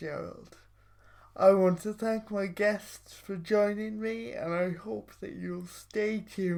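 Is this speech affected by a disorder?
Yes: cerebral palsy; childhood surgery.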